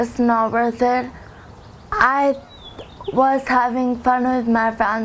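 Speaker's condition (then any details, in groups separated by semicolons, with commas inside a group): Ecstasy-related neurological injury; caused by ecstasy ingestion; two to three years in rehab, cannot dance or run; slow speech, problems speaking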